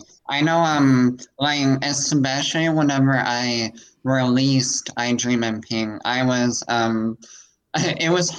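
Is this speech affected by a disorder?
Yes: cleft palate; congenital cleft palate.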